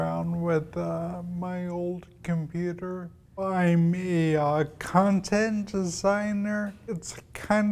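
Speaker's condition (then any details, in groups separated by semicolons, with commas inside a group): Multiple sclerosis; onset at age 34; speech problems, limited endurance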